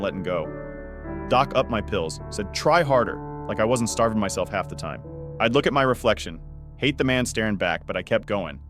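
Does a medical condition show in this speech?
No.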